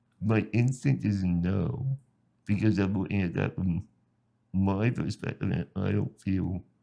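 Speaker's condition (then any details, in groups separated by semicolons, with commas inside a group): Spinal muscular atrophy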